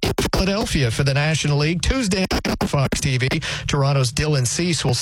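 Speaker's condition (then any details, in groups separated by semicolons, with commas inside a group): No condition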